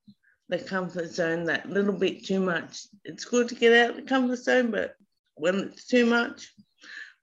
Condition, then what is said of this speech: Stroke. A little bit of slurred speech, not very obvious,